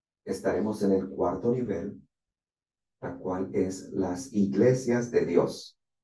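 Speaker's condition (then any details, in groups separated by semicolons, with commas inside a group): No condition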